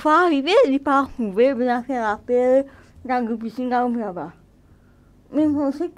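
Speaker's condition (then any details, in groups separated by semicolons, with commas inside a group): Cerebral palsy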